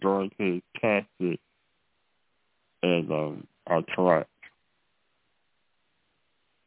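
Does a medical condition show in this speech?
Yes: muscular dystrophy; progressive muscle weakness.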